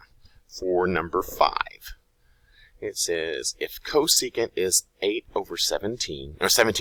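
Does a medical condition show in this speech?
No.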